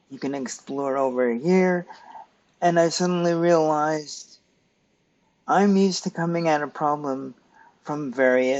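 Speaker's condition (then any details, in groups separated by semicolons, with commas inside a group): Cerebral palsy; stiff muscles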